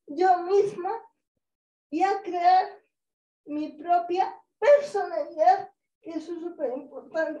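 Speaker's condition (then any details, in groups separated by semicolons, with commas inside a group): Cerebral palsy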